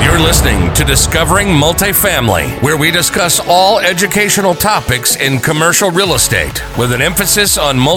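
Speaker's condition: No condition

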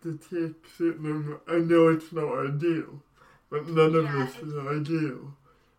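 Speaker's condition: Cerebral palsy; brain damage at or around birth

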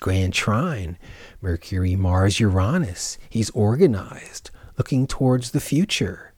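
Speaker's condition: No condition

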